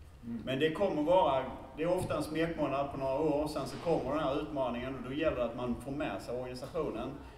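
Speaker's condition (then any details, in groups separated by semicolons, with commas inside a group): No condition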